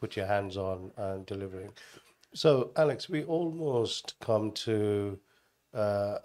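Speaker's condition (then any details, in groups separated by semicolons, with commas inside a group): No condition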